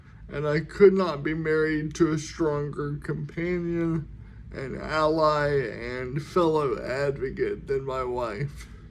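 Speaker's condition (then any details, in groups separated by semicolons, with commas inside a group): Cerebral palsy; speaks slower at times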